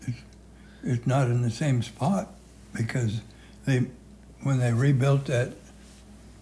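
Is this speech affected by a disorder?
Yes: Parkinson's, severe.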